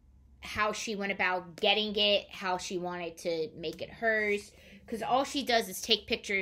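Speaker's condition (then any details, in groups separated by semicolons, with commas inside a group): No condition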